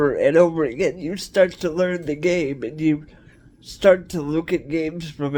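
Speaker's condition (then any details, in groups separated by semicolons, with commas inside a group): Cerebral palsy; cerebral palsy, wheelchair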